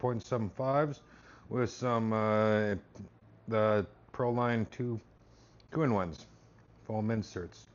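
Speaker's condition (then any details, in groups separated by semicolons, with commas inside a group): No condition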